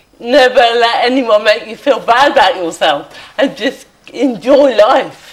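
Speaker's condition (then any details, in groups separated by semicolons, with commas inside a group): Cerebral palsy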